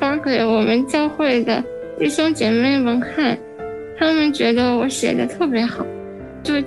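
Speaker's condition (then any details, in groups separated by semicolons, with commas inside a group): Spinal muscular atrophy; genetic motor neuron disease from birth, most severe type, never stood, not expected to survive adulthood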